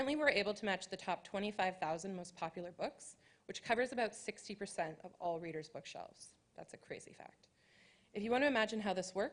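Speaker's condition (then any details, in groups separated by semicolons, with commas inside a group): No condition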